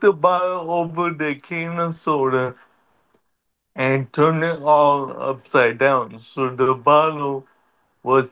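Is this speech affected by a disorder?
Yes: cerebral palsy; wheelchair over the years.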